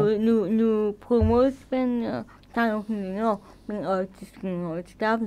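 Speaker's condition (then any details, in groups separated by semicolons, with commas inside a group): Cerebral palsy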